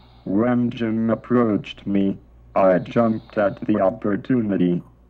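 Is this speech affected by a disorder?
Yes: traumatic brain injury; injury at age 10.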